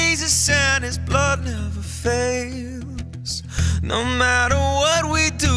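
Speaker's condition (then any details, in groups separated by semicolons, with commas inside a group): No condition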